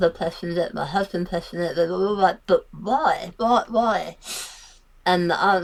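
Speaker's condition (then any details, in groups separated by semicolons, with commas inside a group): Tongue cancer; near-total glossectomy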